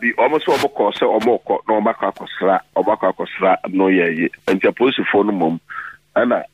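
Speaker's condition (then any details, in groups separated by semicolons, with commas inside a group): No condition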